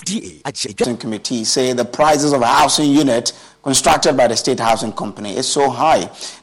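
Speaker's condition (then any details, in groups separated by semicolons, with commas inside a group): No condition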